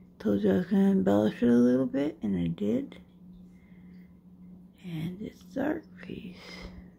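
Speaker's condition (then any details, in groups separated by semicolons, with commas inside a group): Dystonia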